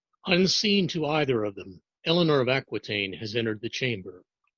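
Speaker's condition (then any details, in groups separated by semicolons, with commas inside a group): No condition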